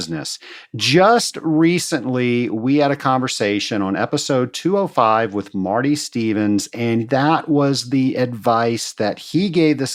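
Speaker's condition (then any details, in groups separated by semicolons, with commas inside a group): No condition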